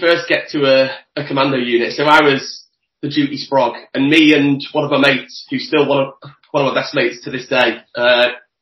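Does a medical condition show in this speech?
Yes: stutter; lifelong stutter since young age, much worse in childhood and at 17, much improved since; stutter more or less squared away, talks freely and at length, may still sound like glitching; possible glitch-like disfluencies, once unable to get words out or say own name, feared phone calls; here repeated sounds.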